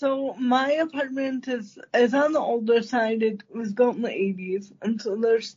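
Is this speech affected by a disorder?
Yes: cerebral palsy; congenital, manual wheelchair most of early life, first power wheelchair at 14, therapist and parents decided; uses standing power wheelchair for independent standing, replacing standing frame needing transfer by helper.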